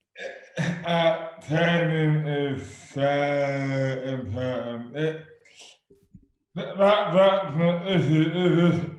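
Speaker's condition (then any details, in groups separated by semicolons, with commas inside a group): Dystonia; affects hands and speech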